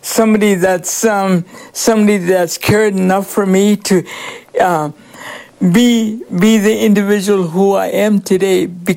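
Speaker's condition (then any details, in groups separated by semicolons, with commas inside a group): Cerebral palsy; cerebral palsy from birth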